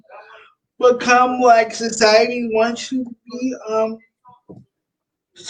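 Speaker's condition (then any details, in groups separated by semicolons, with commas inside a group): Cerebral palsy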